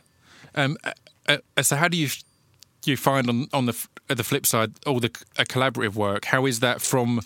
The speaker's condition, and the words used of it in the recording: Stuttering. I often, I'll add a letter, so I'll kind of slur a little bit and go, Dylan,